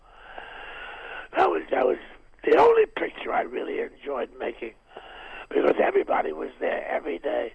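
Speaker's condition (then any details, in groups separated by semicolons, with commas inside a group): Throat cancer, vocal cord removed, partial laryngectomy, right vocal cord removed; voice lost after surgery, left cord trained to reach past midline to stump for sound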